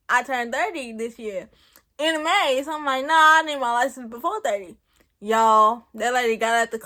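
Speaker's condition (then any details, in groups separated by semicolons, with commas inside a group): Cerebral palsy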